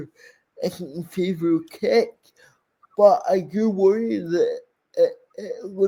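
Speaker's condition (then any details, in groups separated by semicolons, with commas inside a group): Cerebral palsy; speech impairment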